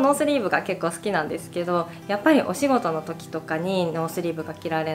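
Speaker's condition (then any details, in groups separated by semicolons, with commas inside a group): No condition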